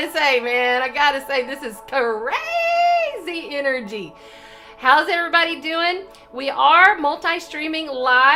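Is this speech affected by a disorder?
No.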